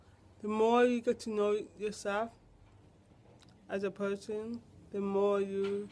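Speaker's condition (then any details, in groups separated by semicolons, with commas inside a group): Cerebral palsy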